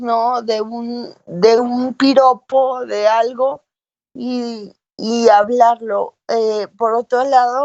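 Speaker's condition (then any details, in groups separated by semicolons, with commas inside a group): Cerebral palsy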